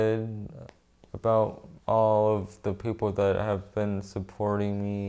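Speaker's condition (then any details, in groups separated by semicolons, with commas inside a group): Brain injury; traumatic; memory, speech, balance, fatigue affected daily, ten years since injury; very hard to talk, relearned speech, uses stop-and-breathe strategy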